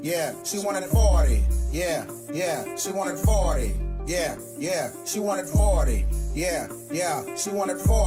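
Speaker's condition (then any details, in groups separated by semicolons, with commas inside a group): No condition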